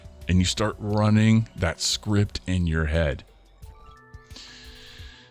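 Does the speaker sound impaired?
No.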